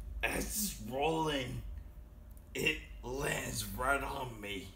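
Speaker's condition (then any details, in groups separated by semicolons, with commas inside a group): Traumatic brain injury; car accident at 28, multiple throat intubations; acquired at age 28 in car accident; speech difficulty from brain injury, throat pain when talking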